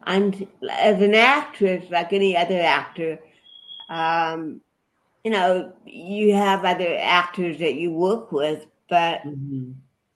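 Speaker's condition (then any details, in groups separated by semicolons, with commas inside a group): Cerebral palsy; present since at least age 11 or 12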